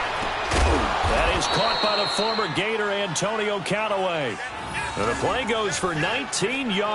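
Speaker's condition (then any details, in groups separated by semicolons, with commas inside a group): No condition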